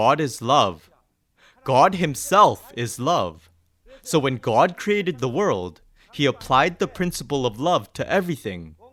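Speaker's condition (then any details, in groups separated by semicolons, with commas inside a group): No condition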